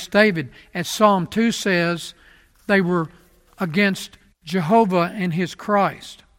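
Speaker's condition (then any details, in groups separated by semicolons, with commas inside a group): No condition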